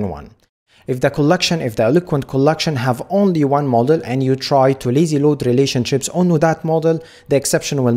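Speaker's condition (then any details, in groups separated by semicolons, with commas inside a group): No condition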